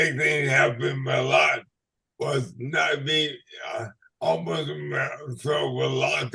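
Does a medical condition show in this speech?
Yes: ALS/MND.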